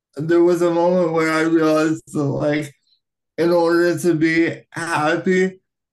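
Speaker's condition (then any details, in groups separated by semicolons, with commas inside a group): Cerebral palsy, right-sided high tone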